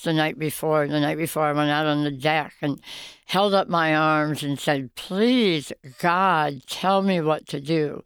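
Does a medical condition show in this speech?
Yes: oral cancer, half tongue removed, partial glossectomy; oral cancer under tongue, recurred as golf-ball tumor, half tongue and part jaw removed, radiation.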